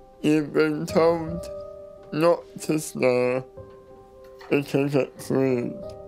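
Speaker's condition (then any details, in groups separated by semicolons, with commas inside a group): Cerebral palsy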